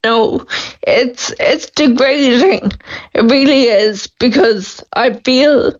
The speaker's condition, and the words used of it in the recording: Ataxia. I'm losing my speech. I'm losing my swallow. I'm losing my mobility.